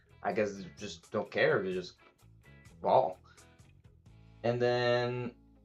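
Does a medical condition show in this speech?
No.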